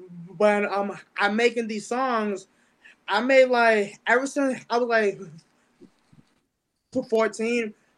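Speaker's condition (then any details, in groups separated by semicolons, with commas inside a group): Stutter; mild stutter, speech impediment since about age 10; avoids long talking on stage, fears certain words coming out, fears mockery for unfinished sentences; repeated sounds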